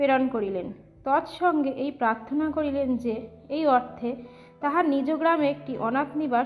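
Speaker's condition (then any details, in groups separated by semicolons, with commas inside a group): No condition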